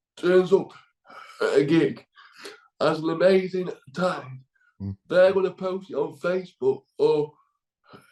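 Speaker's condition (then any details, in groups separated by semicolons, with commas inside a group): Cerebral palsy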